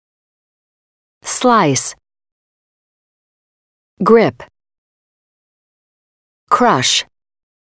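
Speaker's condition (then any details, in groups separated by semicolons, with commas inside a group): No condition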